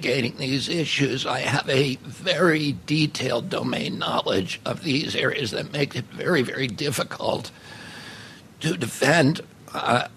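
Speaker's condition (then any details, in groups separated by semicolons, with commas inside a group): Spasmodic dysphonia; tight cords blocked air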